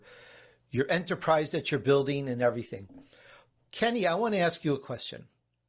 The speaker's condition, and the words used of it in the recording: None; typical speech.